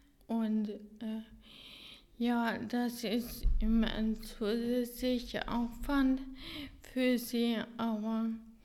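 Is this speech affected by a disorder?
Yes: ataxia, severe; hereditary ataxia, nerve disease, 100% disability status assessed last year; limited speech ability, communication impaired.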